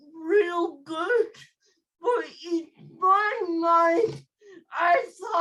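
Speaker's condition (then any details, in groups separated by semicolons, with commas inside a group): Cerebral palsy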